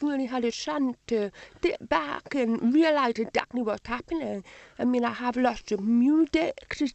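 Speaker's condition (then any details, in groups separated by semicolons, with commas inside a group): Deafness, Usher syndrome, severe; type two, born completely deaf, hearing aids from age two, tunnel vision, registered blind at 29; speech training from age two, some answers may be a little indistinct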